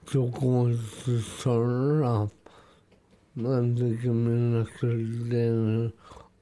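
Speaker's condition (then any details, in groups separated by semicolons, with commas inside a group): Acquired brain injury; months on life support machine, nearly switched off, given extra day and revived; others need time to get used to accent or way of speaking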